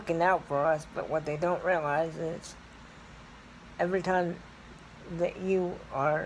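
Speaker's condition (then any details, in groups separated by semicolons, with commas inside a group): Cerebral palsy; scoliosis; needs help with daily tasks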